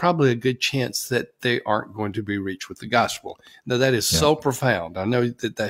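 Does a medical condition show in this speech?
No.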